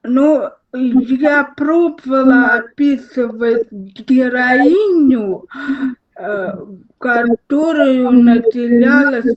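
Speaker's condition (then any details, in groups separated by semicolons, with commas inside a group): Cerebral palsy, spastic diplegia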